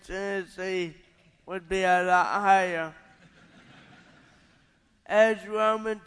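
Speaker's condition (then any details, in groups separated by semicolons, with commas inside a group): Cerebral palsy; caused by parents' lifestyle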